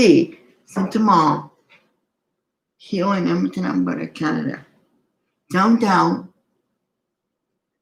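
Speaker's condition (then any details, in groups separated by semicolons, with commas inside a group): Cerebral palsy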